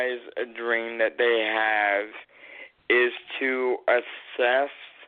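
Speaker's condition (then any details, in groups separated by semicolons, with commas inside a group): Cerebral palsy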